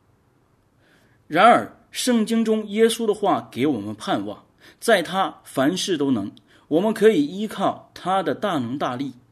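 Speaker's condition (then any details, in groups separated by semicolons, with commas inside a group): No condition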